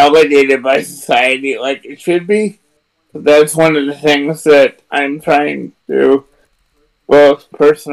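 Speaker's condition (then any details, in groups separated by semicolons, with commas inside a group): Cerebral palsy; strong startle, limited ability to freeze; power wheelchair user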